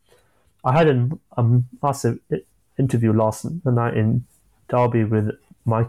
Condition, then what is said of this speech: Stuttering. And I think that sort of gave me that determination to actually find this voice I now have.